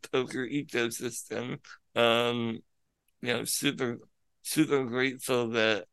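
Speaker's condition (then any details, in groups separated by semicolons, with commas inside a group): Spinal muscular atrophy; wheelchair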